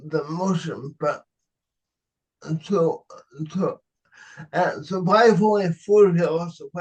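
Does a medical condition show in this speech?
Yes: cerebral palsy.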